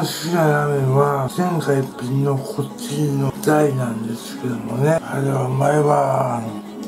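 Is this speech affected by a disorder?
Yes: tongue cancer, partial glossectomy.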